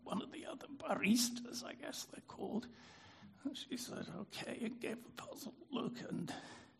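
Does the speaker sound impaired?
Yes: spasmodic dysphonia; catch in voice, lost resonance, speaking hard, easier with use but tires, lost three-octave singing range.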